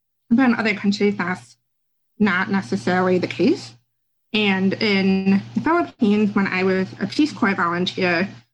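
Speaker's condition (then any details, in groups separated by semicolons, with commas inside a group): Deafness; reads lips, wears cochlear implants; had speech therapy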